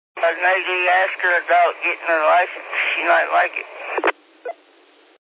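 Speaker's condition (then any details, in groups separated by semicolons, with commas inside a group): Speech impediment; still talks on ham radio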